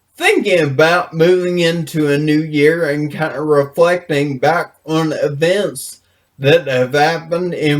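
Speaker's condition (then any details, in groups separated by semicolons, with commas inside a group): Brain injury; dysarthria, left vocal cord spasm, affects walking, balance, handwriting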